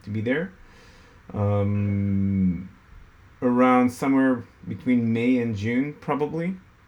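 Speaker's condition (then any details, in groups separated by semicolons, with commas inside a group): No condition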